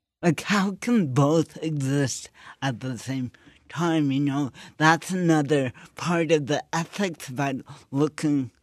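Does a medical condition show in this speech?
Yes: cerebral palsy; present from birth, brain cells died at birth, hand tremor, intense muscles, balance and coordination affected; over 50 years since birth; slurred speech, slurring tongue.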